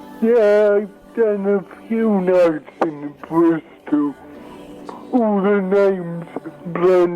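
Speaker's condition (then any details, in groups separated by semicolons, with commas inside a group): Cerebral palsy; wheelchair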